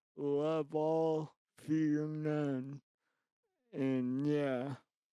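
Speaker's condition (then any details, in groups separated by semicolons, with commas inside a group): Traumatic brain injury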